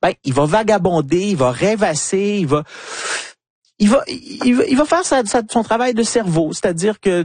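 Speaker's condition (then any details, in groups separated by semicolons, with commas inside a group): No condition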